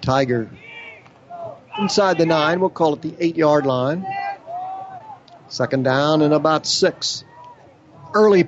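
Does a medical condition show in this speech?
No.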